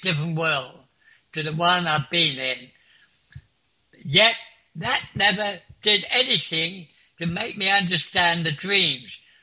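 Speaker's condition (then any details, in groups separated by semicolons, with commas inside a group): Clinically deaf; clinically deaf since school age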